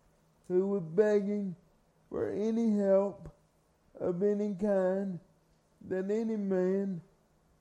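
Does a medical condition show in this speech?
Yes: cerebral palsy; from birth.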